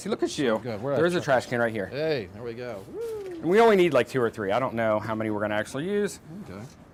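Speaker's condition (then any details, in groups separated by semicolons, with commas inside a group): No condition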